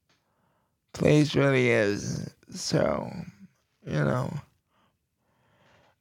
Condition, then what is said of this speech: Cerebral palsy. For me, I got a low voice when you see me in